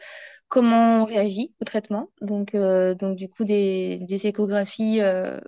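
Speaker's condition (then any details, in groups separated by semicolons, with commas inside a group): No condition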